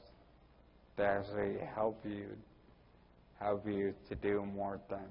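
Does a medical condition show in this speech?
Yes: ataxia; speech typical of the condition.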